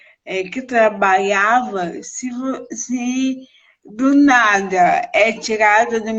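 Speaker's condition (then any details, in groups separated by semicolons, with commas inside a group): Cerebral palsy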